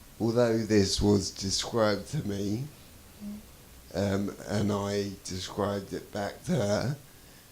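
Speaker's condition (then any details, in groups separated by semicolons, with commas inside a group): Traumatic brain injury; hit by car; given breathing support in hospital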